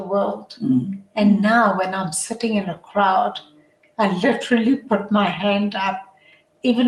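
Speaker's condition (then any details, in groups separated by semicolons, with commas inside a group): Motor neuron disease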